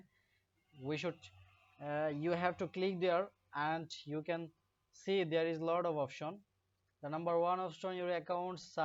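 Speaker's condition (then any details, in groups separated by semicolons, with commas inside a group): No condition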